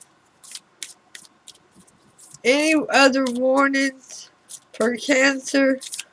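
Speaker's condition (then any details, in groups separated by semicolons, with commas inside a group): Throat cancer radiation damage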